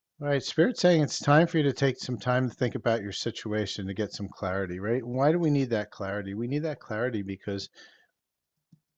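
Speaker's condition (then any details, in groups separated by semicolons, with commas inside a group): No condition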